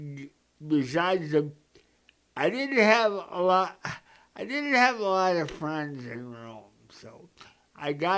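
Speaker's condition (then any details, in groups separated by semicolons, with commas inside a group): Cerebral palsy; present from birth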